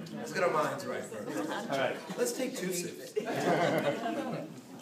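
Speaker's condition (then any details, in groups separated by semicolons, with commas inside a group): No condition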